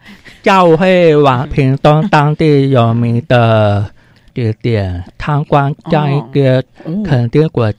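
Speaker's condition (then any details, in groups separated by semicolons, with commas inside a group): Hearing impairment; congenitally deaf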